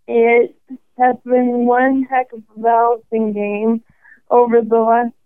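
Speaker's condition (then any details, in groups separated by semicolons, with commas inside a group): ALS; diagnosed at 27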